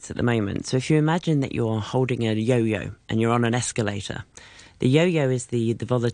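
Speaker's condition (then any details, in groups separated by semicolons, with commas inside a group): No condition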